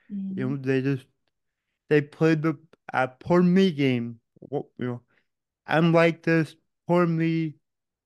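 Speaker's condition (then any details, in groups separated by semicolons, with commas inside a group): Cerebral palsy; born without heartbeat or breathing, revived, oxygen loss brain damage, diagnosed age one, physical only; physical challenges, mentally unaffected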